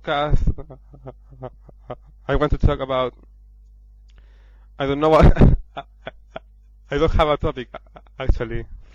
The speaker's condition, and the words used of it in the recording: Stuttering. I mean, I heard a little bit of it and I absolutely hate my voice.